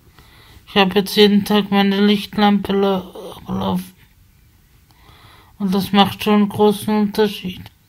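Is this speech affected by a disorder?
Yes: spasticity from birth; multiple sclerosis.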